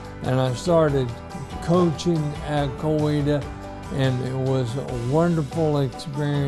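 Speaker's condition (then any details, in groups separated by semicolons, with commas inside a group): ALS; few months since diagnosis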